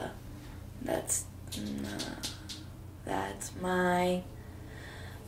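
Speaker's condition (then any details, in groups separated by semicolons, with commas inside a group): Cerebral palsy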